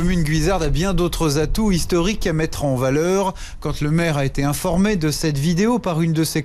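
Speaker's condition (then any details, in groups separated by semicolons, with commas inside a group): No condition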